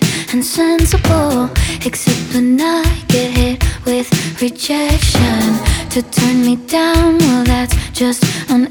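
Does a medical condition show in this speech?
No.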